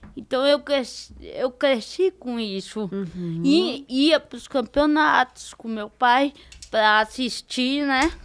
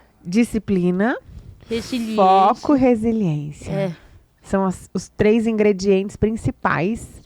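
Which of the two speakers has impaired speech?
The first: cerebral palsy; diparetic form.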